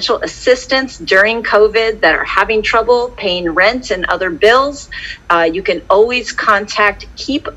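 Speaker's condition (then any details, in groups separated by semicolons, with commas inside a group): No condition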